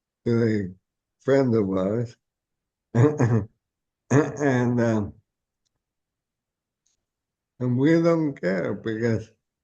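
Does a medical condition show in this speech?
Yes: ALS.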